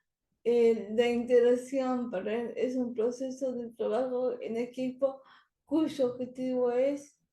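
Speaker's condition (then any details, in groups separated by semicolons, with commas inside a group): Cerebral palsy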